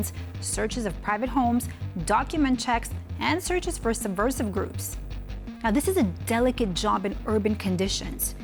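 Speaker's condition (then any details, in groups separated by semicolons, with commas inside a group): No condition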